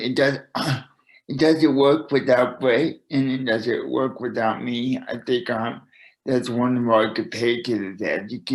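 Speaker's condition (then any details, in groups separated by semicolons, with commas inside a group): Cerebral palsy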